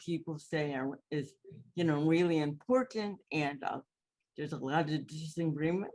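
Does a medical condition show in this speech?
Yes: cerebral palsy.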